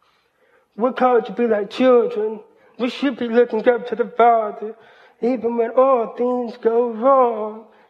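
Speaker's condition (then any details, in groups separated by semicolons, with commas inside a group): Hearing loss, cochlear implant; hears but does not always understand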